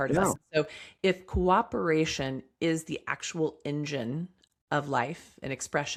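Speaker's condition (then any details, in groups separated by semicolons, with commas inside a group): No condition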